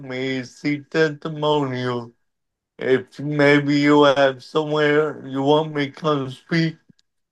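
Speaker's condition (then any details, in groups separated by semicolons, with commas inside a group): Cerebral palsy; wheelchair over the years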